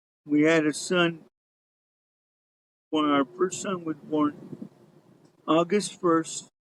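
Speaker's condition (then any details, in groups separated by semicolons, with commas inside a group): Cerebral palsy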